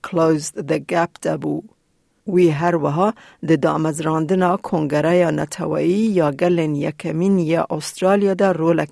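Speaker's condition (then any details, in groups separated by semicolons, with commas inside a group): No condition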